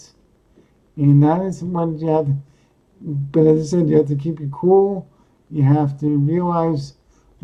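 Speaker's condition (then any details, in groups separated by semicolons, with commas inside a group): Cerebral palsy; speaks coherently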